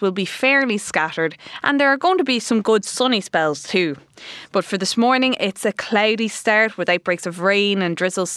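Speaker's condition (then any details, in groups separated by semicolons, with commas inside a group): No condition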